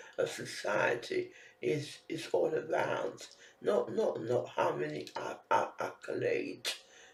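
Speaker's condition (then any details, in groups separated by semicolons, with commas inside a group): Facial palsy; can barely hear own speech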